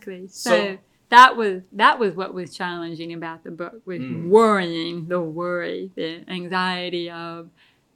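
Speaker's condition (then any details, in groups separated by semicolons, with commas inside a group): Deafness; pretty bad tinnitus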